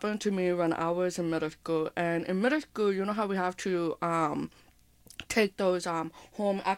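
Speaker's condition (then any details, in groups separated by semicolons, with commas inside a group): Hearing impairment with speech impairment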